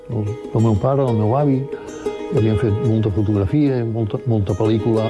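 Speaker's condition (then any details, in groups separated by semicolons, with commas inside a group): Parkinson's disease; progressive Parkinson's disease, about 15 years by time of death; mild by own account, progressively worsening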